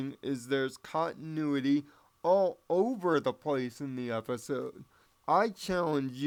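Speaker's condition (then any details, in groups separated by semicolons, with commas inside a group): Cerebral palsy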